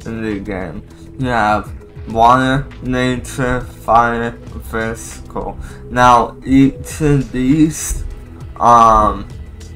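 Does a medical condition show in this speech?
Yes: cerebral palsy.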